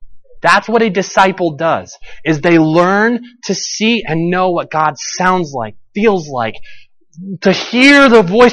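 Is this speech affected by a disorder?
No.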